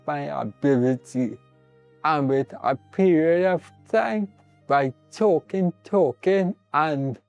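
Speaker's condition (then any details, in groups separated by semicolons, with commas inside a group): Cerebral palsy; from birth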